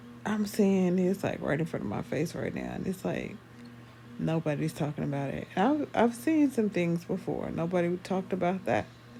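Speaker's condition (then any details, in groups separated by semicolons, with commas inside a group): No condition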